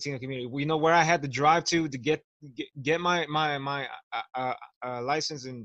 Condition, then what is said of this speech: Stuttering. I have a speech impediment, you know, and I have a lack of concentration, you know.